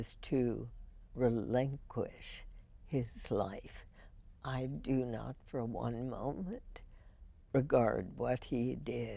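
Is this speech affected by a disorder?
Yes: spasmodic dysphonia; imperfect-sounding voice, deliberate pacing.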